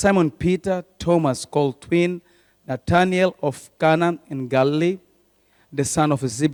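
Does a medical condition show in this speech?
No.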